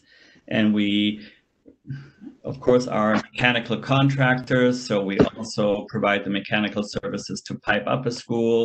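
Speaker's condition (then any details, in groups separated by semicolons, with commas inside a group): No condition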